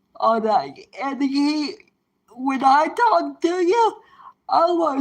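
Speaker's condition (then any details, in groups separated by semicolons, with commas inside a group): Cerebral palsy; present from birth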